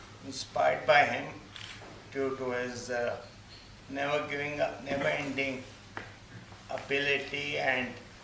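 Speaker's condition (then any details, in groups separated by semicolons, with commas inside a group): Friedreich's ataxia; Friedreich's ataxia, progressive, lower limbs affected; wheelchair user, diagnosed around age 20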